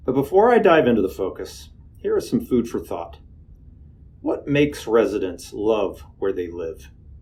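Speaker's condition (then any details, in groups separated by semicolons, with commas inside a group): No condition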